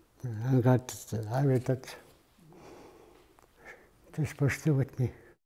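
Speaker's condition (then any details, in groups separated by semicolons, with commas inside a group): Parkinson's; failing health; hard time talking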